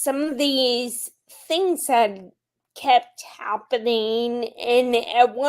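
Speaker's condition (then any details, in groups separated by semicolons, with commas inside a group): Friedreich's ataxia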